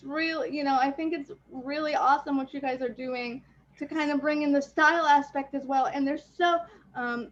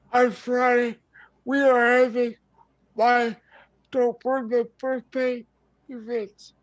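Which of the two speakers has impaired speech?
The second: cerebral palsy.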